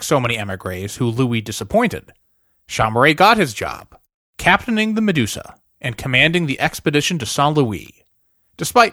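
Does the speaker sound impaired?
No.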